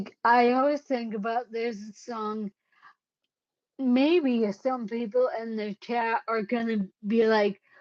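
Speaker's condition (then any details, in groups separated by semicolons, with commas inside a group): Cerebellar ataxia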